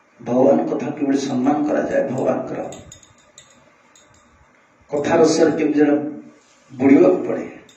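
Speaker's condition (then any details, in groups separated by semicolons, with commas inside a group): No condition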